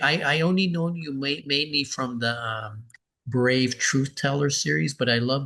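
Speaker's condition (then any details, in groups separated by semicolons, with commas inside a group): No condition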